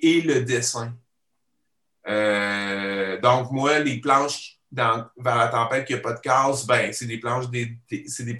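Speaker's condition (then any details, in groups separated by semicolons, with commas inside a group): Stuttering; stutters in daily life, partial control keeps spontaneity, full control would need changed voice; repeated sounds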